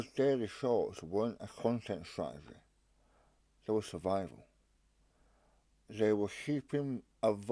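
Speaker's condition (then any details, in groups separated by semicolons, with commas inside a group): Stage 4 tongue cancer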